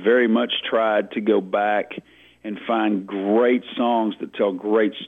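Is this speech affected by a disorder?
No.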